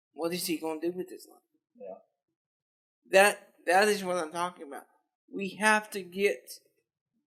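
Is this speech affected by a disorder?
Yes: cerebral palsy; lifelong physical disability.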